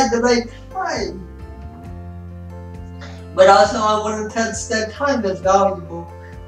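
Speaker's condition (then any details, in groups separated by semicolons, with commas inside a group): Spastic cerebral palsy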